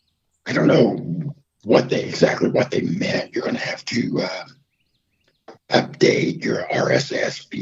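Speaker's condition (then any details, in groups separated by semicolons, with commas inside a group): Throat cancer, half voicebox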